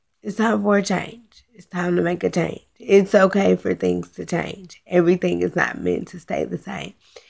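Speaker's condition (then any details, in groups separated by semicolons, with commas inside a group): Cerebral palsy, spastic; now talking and breathing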